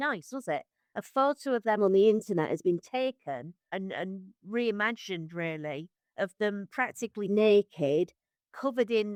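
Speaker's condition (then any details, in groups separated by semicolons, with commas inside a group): No condition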